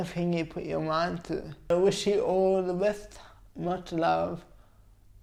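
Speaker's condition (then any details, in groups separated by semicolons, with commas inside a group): Cerebral palsy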